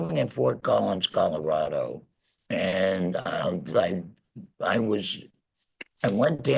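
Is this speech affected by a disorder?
Yes: laryngectomy; laryngectomy after throat cancer.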